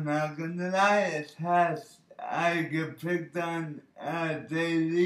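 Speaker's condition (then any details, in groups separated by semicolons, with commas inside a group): Birth oxygen deprivation brain injury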